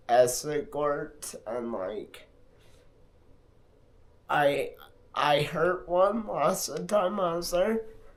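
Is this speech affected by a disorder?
Yes: multiple sclerosis.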